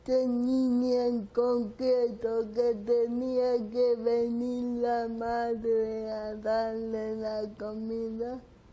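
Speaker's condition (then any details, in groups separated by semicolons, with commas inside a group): Cerebral palsy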